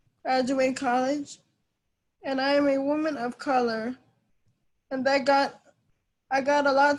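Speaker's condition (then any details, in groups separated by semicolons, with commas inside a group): Cerebral palsy; diagnosed at 9 months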